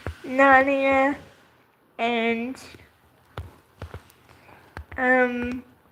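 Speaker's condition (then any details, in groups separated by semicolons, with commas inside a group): Cerebral palsy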